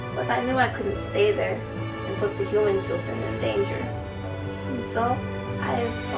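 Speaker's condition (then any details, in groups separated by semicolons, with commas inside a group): No condition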